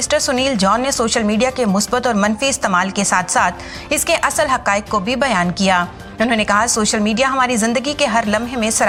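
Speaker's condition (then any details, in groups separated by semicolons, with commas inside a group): No condition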